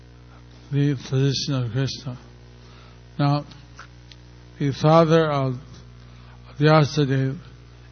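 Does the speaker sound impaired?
Yes: stroke; stroke a little over a year ago; speaking not easy, unsure listeners understand, engages helper Jantai.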